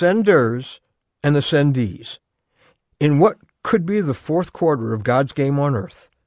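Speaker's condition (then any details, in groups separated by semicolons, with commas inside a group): No condition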